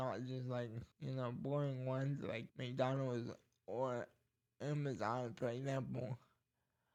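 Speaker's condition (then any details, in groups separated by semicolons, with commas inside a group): Cerebral palsy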